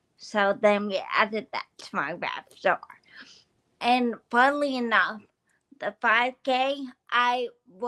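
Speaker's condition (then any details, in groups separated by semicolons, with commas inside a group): Brain injury from boulder; initially unintelligible, improved with practice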